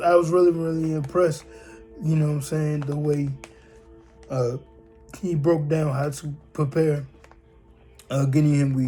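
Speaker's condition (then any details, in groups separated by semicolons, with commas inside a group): Cerebral palsy, spastic diplegia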